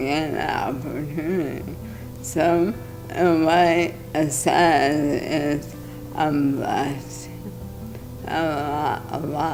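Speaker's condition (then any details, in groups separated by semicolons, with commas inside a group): ALS; 57 years old, adjustable bed, no power wheelchair; breathing machine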